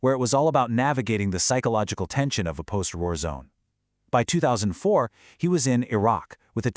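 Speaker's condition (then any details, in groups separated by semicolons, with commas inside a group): No condition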